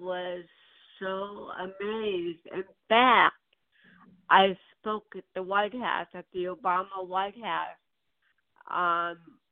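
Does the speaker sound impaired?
Yes: cerebral palsy; birth onset, diagnosed at UCLA Medical Center, right hand affected, therapy from 18 months, lower back surgery; progressive nerve-damage hearing loss, hearing aids, falls, pain, broken collarbone, needs text with masks.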